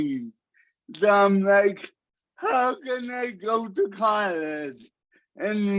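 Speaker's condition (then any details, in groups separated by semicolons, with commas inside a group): Cerebral palsy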